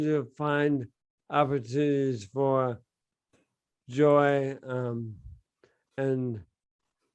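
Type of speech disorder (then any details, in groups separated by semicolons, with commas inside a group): Bulbar dysarthria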